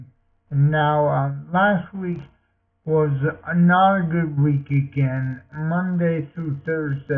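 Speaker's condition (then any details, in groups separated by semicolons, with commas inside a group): Multiple sclerosis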